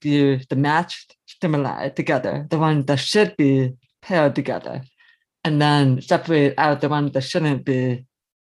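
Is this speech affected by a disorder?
Yes: severe to profound hearing loss, early-onset; cochlear implant user; severe to profound loss from early age, childhood body-worn aids both ears, left ear deterioration, vertigo; early intervention at summer speech school in New Jersey, learned to speak and listen, speech-in-noise difficulty.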